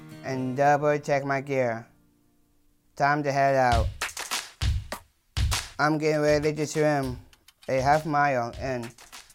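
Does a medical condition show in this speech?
Yes: Down syndrome, trisomy 21.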